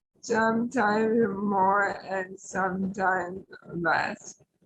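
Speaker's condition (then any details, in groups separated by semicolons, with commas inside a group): ALS; tracheostomy; after tracheostomy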